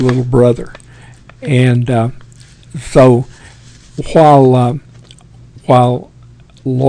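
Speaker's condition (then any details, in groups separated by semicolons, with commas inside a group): Parkinson's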